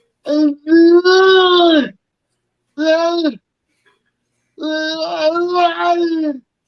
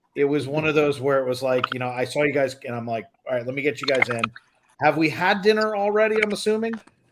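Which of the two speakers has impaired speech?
The first: cerebral palsy.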